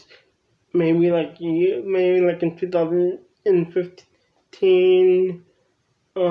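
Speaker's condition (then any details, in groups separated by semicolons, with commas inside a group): Cerebral palsy; from birth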